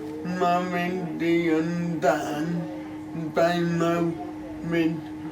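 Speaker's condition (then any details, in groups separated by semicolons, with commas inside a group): Cerebral palsy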